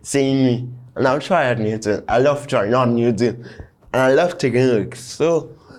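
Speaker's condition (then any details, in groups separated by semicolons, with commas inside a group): Cerebral palsy; severe, limited movement and coordination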